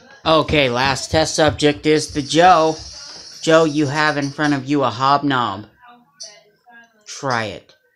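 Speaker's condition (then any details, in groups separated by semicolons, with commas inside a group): No condition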